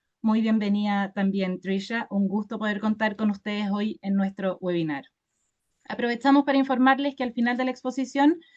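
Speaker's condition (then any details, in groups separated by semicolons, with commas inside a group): No condition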